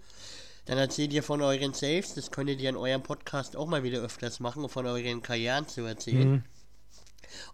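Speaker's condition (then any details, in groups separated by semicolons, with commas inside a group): Cleft palate; has a cold at recording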